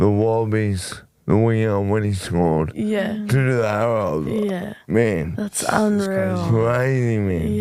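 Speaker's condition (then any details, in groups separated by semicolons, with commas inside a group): Motor neurone disease; voice became very nasal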